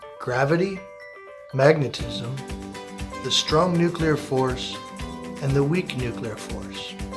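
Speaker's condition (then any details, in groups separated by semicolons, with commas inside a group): No condition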